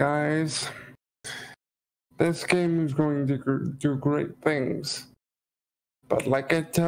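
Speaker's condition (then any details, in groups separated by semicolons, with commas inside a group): Cerebral palsy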